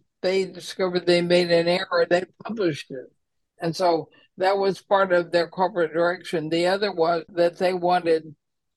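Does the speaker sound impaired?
Yes: ALS; slurred speech.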